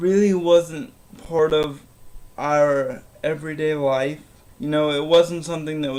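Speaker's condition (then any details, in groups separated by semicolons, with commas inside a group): Cerebral palsy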